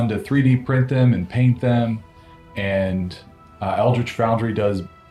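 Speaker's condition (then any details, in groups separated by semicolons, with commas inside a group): No condition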